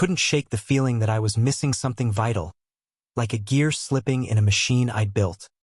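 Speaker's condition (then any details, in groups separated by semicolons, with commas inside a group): No condition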